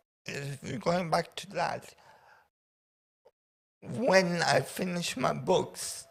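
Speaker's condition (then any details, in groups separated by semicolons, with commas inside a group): Paraplegia with essential tremor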